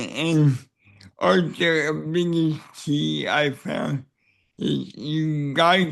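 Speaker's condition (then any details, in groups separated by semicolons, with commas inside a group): Cerebral palsy; neck surgery went badly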